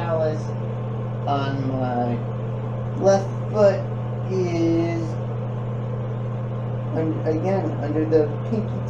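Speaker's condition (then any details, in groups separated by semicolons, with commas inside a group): Cerebral palsy; affects feet and gait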